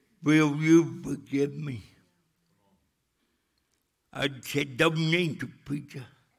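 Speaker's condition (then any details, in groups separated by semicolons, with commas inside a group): Cerebral palsy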